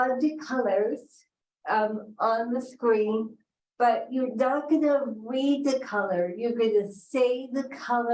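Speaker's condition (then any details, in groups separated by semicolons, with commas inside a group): Cerebral palsy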